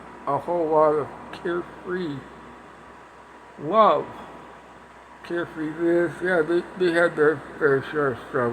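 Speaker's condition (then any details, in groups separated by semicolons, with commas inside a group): Parkinson's; speech impediment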